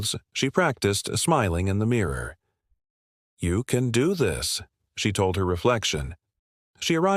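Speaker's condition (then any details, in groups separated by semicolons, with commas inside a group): No condition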